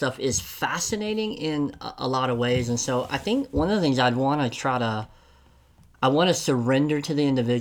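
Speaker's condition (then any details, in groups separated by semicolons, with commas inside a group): Cleft lip and palate; attributed to being from Tennessee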